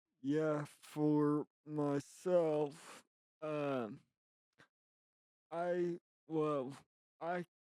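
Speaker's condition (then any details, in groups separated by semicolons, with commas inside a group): Traumatic brain injury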